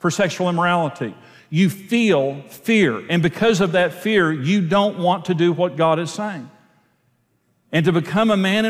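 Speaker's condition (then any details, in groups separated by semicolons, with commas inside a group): No condition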